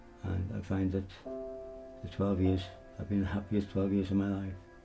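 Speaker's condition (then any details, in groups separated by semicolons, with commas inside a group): Parkinson's disease; lost speech, improved through practice and singing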